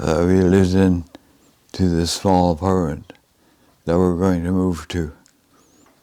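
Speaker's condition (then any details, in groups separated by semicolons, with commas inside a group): Advanced Parkinson's disease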